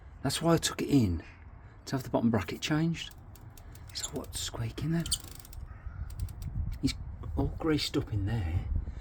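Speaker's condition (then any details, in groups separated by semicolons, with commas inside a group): No condition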